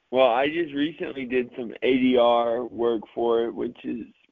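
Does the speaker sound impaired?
Yes: cerebral palsy; mild cerebral palsy, diagnosed at age three.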